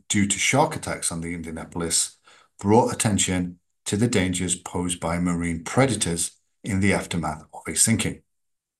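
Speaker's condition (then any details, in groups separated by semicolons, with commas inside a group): No condition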